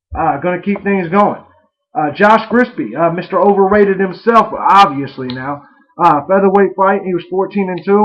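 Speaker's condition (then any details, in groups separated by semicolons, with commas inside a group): No condition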